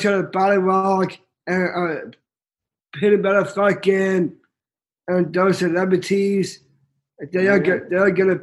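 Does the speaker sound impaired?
Yes: Down syndrome.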